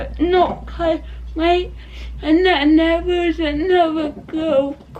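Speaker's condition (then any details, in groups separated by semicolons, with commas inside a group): Cerebral palsy; not quadriplegic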